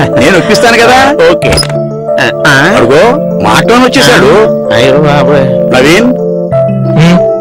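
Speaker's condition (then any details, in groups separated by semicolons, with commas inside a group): No condition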